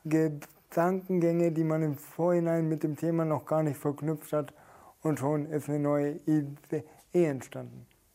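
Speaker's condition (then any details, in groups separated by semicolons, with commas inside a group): Stuttering; also present during stage performances; blocks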